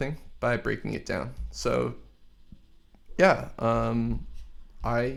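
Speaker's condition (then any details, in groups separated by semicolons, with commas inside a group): No condition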